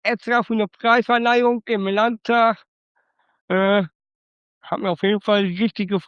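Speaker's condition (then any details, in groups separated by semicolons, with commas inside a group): Down syndrome; trisomy 21, congenital, suspected on ultrasound two days before birth, born by caesarean at St. Vinzenz Krankenhaus Datteln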